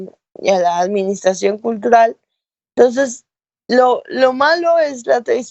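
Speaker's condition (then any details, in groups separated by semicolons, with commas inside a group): Cerebral palsy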